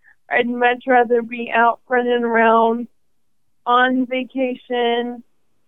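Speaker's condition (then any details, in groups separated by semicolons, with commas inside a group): ALS; probable category ALS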